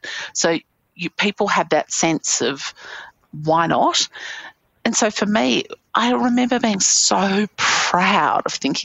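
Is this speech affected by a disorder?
No.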